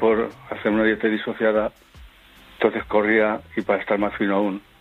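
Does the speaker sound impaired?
Yes: Parkinson's; on medication for Parkinson's, plays table tennis.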